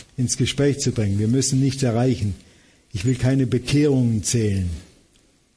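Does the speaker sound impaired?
Yes: Parkinson's disease; host asks for his voice to be made louder.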